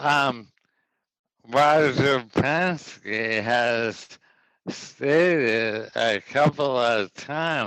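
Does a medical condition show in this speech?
Yes: ALS.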